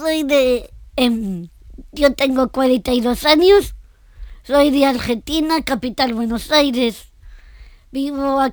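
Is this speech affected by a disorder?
Yes: Down syndrome.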